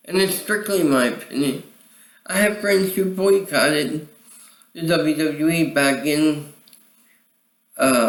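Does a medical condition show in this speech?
Yes: cerebral palsy; voice sound affected.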